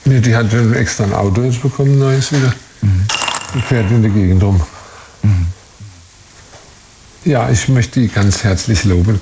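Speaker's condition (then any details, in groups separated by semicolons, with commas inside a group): Parkinson's disease; onset around 40, first sign arm not swinging, three months physiotherapy, neurologist diagnosis via tablet response; 15 years since diagnosis, symptom-suppressing medication, gymnastics, nearly falls 3-4 times daily, exhausted evenings, needs wife's care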